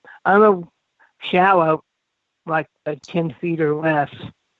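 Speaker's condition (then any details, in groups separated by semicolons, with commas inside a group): Cerebral palsy; hip trouble, tightness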